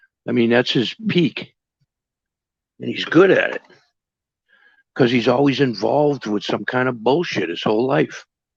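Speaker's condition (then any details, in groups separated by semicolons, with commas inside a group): No condition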